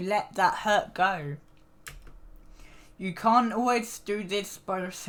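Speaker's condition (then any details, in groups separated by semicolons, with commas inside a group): Cerebral palsy; needs frequent rest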